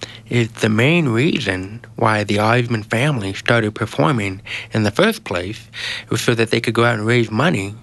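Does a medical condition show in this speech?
Yes: genetic hearing loss; congenital genetic 90% hearing loss inherited from father, diagnosed almost age two, no cochlear implant; hearing aid, earlier body aid, twelve years speech and listening therapy, Child Shall Speak program; speaks well after years of therapy, trouble understanding unfamiliar accents on phone.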